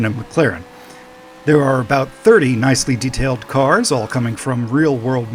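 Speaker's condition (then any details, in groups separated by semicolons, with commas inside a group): No condition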